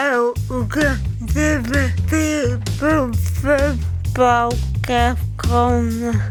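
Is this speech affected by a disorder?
Yes: cerebral palsy; from birth.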